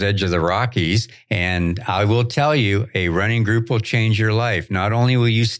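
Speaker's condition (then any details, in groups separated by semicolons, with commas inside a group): No condition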